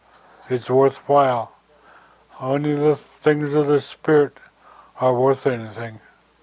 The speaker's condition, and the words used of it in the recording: Stroke. Then his speech slurred because of that stroke.